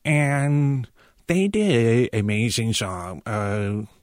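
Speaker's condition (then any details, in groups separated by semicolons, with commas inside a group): Profound deafness; uses cochlear implants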